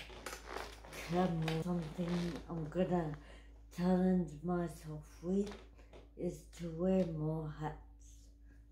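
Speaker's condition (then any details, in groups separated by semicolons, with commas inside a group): Cerebral palsy; wheelchair user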